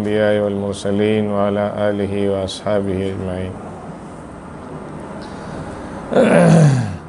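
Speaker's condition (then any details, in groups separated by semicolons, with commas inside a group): No condition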